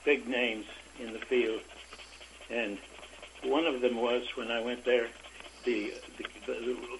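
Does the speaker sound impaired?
Yes: Parkinson's disease; about 25 years since onset; age 88, no longer able to work, interview recorded by telephone.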